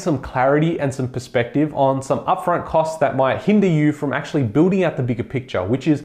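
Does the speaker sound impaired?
No.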